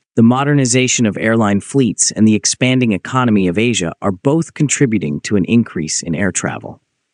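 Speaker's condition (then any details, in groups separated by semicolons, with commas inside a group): No condition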